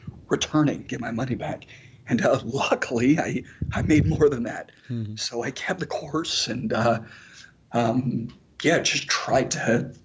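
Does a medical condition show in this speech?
Yes: spasmodic dysphonia; voice changes began about 10 years ago, progressively worse over following year, many doctors missed diagnosis; vocal cords break open when speaking, breathy on certain syllables, can still communicate and be heard.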